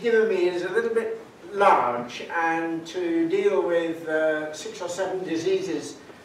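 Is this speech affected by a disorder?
No.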